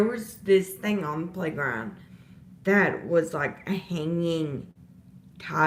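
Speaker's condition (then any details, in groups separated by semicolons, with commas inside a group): Disability causing slurred speech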